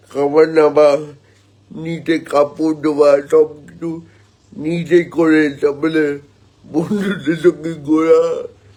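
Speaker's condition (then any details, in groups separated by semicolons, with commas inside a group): Cerebral palsy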